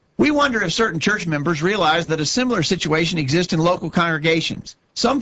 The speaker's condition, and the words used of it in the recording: None; typical speech.